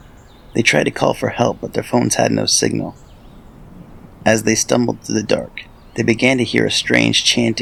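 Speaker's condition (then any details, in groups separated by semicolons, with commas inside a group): No condition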